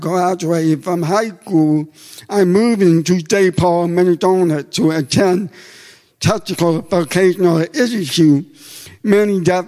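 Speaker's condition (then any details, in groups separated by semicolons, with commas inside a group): Deafness; comfortable speaking and using own voice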